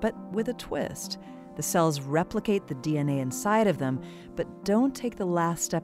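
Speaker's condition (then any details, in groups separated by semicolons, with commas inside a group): No condition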